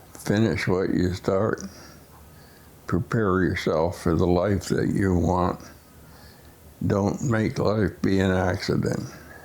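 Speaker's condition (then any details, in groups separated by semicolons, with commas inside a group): Essential tremor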